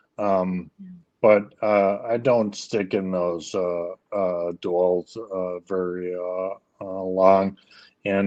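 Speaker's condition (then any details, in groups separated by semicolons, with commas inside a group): ALS; speech issues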